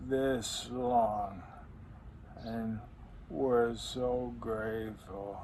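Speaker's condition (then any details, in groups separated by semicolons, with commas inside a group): ALS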